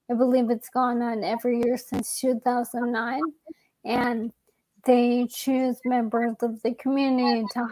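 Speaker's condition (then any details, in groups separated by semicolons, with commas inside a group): ALS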